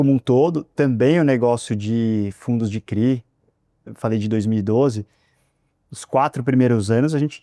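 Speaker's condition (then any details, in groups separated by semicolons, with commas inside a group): No condition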